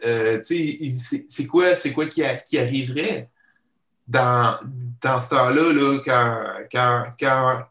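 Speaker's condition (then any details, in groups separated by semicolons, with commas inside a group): Stuttering; genetic and neurological; stutters in daily life, partial control keeps spontaneity, full control would need changed voice; repeated sounds, repeated words, prolonged sounds, blocks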